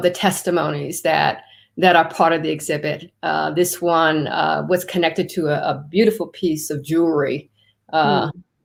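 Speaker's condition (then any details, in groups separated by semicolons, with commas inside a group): No condition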